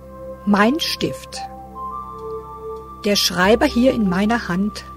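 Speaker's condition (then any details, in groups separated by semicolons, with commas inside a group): No condition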